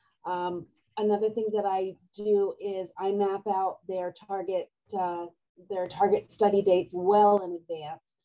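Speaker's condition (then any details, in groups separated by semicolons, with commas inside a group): No condition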